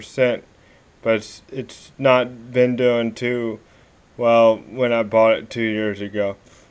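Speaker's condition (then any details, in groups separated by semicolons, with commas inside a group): Cerebral palsy; spastic, affects walking and legs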